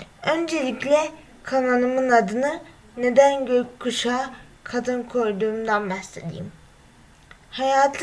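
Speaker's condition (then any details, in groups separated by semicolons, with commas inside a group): Cerebral palsy; 23 years with condition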